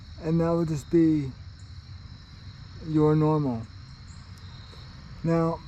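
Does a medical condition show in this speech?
Yes: cerebral palsy.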